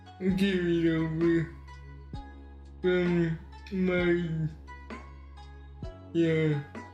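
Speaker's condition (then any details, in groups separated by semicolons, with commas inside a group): Cerebral palsy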